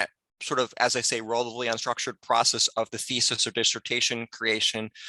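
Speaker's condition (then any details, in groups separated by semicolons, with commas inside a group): No condition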